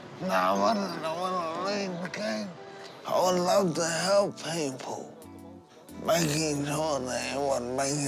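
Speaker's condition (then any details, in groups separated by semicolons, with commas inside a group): Brain injury; long rehab to regain talking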